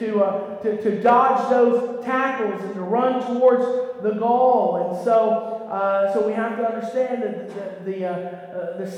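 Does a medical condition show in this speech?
No.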